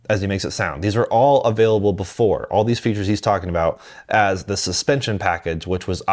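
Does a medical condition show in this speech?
No.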